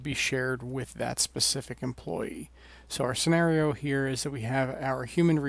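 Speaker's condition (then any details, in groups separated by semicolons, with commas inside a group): No condition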